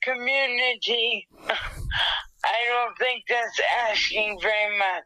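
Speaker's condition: Dysarthria after stroke; hemorrhagic stroke in left thalamus

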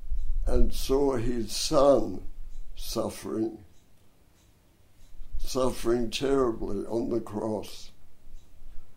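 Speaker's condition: Dystonia and cerebral palsy; bronchial asthma

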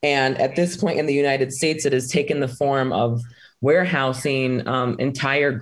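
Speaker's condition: No condition

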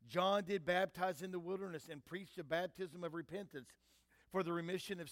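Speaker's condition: No condition

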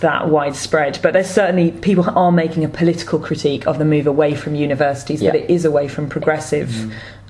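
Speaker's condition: No condition

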